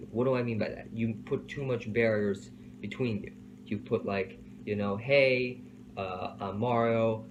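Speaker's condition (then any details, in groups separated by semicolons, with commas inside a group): No condition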